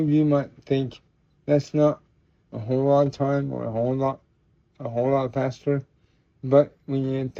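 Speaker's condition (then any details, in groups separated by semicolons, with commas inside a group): Cerebral palsy; tends to mess up words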